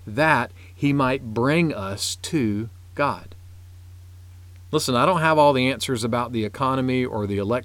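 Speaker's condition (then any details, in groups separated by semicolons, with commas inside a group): No condition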